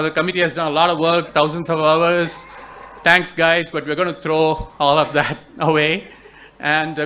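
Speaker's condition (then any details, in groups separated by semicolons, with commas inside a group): No condition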